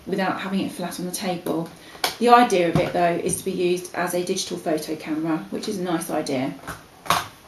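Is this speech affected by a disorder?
No.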